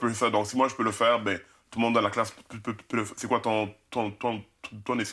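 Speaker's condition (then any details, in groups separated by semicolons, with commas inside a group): Stuttering; stuttering since childhood, teased in primary and secondary school; stutters on greetings and own name, swaps in easier words, fluent and fast when rapping since age 15; repeated sounds, repeated words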